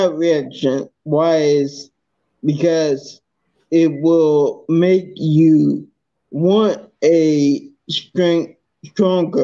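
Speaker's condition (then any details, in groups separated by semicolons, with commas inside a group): Multiple sclerosis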